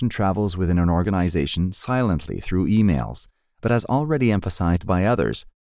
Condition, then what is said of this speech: No condition.